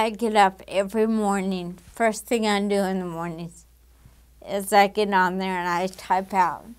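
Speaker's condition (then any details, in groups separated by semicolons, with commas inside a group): Damaged diaphragm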